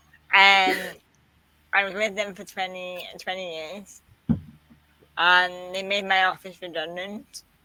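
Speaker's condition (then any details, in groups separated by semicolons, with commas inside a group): Quadriplegic cerebral palsy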